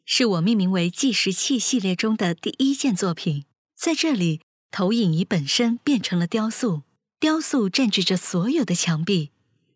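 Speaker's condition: No condition

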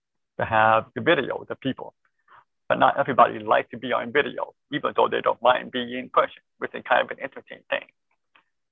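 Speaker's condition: Deafness; born deaf, cochlear implant

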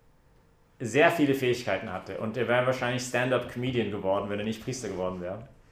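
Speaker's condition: No condition

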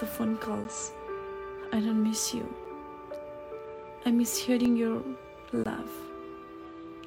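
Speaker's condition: No condition

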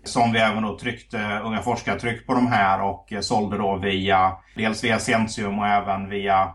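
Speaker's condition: No condition

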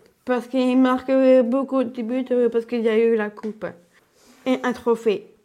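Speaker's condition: Down syndrome (trisomy 21); age 27, mother Véronique and Chloé help reformulate interview questions

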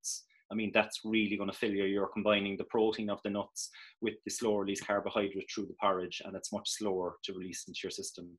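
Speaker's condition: No condition

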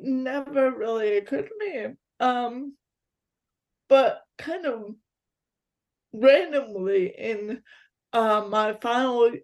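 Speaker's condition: Cerebral palsy; physical disability

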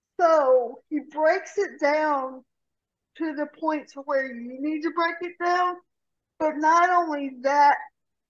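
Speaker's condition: Cerebral palsy; severe rotator cuff tear

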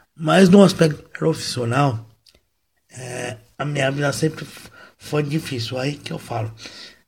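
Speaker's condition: Cerebral palsy, mild; wheelchair user

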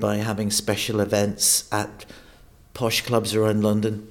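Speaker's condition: No condition

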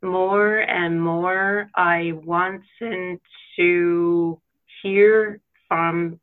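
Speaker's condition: Aphasia after stroke; could not talk at all first week, talking restored by therapist Jennifer Kurtz

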